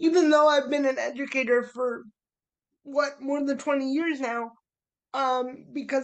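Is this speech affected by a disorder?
Yes: cerebral palsy; spastic.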